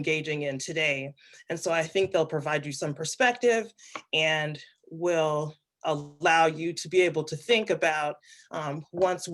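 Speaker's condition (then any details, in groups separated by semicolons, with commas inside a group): No condition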